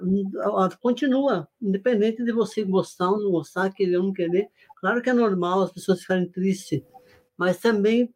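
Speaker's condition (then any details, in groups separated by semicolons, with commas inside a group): Parkinson's disease; laughter yoga (Yoga do Riso) loosened facial rigidity and body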